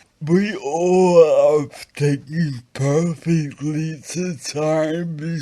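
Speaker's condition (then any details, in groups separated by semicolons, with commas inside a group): Acquired brain injury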